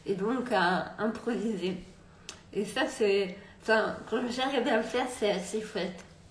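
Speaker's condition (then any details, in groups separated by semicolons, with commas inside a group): Multiple sclerosis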